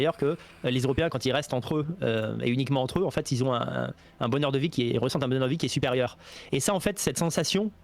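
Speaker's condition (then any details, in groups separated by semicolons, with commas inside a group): No condition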